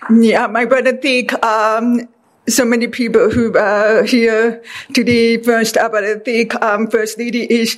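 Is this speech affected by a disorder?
Yes: deafness; speech therapy most of life with Mindy Kobomis, learning to talk, hear and pronounce words.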